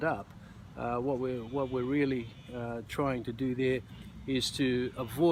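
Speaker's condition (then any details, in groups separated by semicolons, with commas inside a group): No condition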